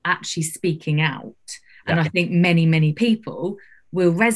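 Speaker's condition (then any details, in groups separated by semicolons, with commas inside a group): No condition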